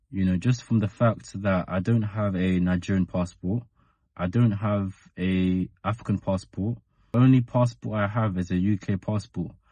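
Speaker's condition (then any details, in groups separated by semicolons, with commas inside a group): No condition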